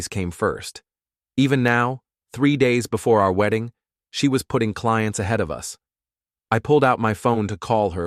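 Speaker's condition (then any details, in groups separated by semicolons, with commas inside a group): No condition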